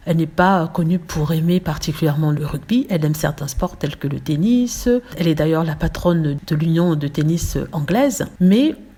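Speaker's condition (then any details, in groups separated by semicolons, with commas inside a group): No condition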